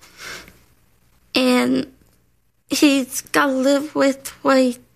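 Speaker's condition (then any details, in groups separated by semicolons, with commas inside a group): Hearing damage; permanent hearing damage from accident, vision and balance also damaged, dozens of surgical procedures; relearned walking after accident, able to attend school; had to relearn speaking after accident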